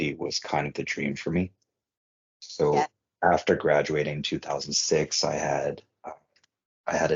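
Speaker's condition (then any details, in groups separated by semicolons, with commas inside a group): No condition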